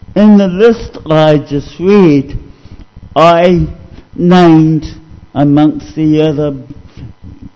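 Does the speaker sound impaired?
Yes: cerebral palsy; cerebral palsy from being dropped in infancy while passed between relatives, discovered at age 2.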